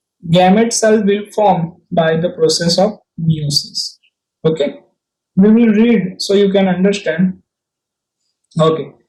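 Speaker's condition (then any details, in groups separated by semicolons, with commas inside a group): No condition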